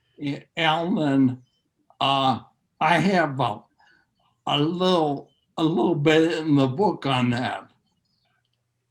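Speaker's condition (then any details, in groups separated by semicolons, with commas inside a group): Neurological disease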